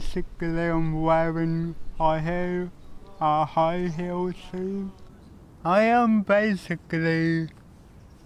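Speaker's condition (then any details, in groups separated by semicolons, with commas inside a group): Cerebral palsy; speech improved over time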